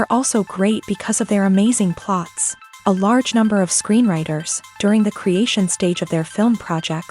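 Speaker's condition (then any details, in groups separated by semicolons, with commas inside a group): No condition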